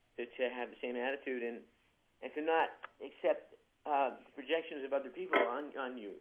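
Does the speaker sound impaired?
Yes: Parkinson's disease; young onset, diagnosed by a neurologist at age 29, managed with medications.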